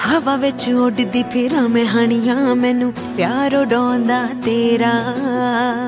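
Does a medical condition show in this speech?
No.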